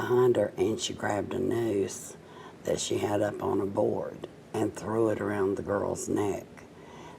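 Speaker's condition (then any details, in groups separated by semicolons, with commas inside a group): Cerebral palsy, mild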